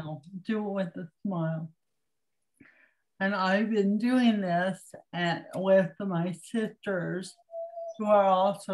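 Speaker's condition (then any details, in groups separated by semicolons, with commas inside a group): Cerebral palsy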